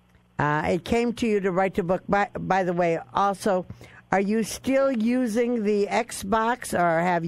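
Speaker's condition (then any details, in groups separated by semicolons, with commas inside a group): No condition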